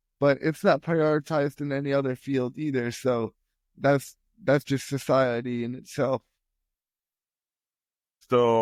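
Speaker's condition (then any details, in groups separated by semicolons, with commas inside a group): Spastic quadriplegic cerebral palsy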